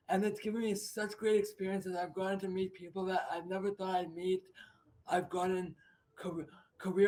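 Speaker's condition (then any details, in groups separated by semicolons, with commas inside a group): Spastic diplegia cerebral palsy; spastic diplegia, all limbs, legs worse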